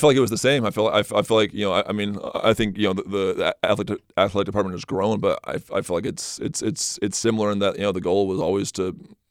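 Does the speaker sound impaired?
Yes: stutter; stutter first noticed in high school, magnified on mission while learning Spanish; past speech therapists helped a little, detailed preparation learned from coach Lewis at Lone Peak; trips over words, can't get words out off the cuff, less when prepared, confident; here repeated sounds, repeated words, prolonged sounds.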